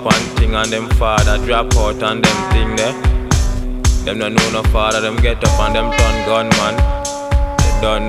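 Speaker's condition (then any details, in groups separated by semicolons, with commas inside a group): No condition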